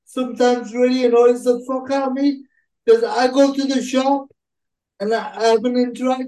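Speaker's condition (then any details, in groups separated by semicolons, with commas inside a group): Cerebral palsy; swimming advised in childhood to exercise all muscles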